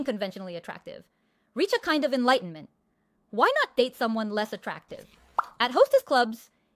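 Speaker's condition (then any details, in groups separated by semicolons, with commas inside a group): No condition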